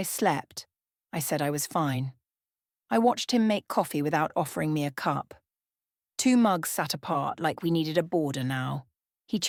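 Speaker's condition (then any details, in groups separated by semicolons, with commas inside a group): No condition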